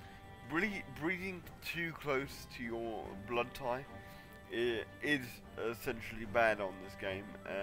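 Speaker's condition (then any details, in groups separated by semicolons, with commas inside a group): Cerebral palsy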